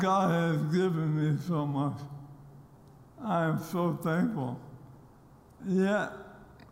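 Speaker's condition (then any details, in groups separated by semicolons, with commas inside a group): ALS; seen crawling on stage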